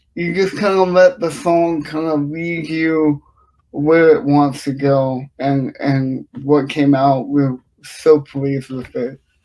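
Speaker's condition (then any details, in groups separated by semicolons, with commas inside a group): Cerebral palsy; from birth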